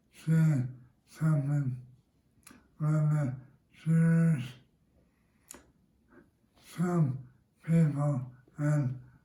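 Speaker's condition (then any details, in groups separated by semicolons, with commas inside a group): ALS; pseudobulbar affect, amitriptyline for saliva, atropine drops earlier; excess saliva, pauses, slower less clear speech, can swallow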